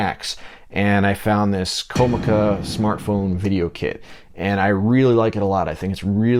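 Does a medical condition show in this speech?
No.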